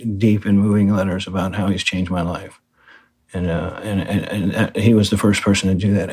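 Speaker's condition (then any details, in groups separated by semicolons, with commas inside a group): Parkinson's disease; heavy weightlifting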